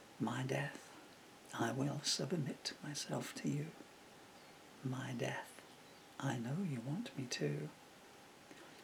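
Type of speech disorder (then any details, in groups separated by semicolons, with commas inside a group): Bulbar dysarthria; progressive bulbar palsy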